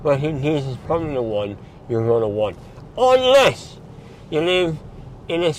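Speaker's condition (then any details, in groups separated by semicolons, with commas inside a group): Mouth cancer surgery; speech changed by surgery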